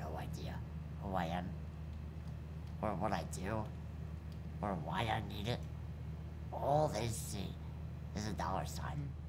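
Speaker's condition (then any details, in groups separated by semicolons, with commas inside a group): Muscular dystrophy; present from birth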